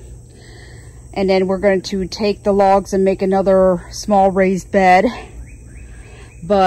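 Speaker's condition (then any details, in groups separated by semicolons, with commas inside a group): No condition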